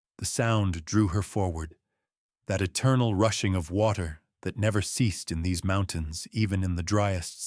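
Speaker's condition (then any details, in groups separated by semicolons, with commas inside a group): No condition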